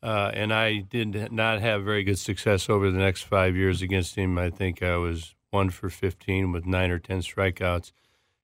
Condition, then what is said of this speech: Parkinson's disease. You learned how to do movements and to correct your posture, and you learned how to correct your voice and utilize that properly.